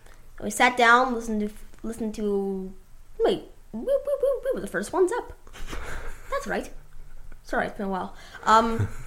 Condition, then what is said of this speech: Stuttering. And whenever I have pressure on me, I don't really stutter.